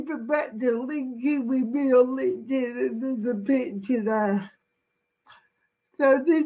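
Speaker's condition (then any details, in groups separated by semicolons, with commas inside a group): Cerebral palsy; speech impediment, speaks slowly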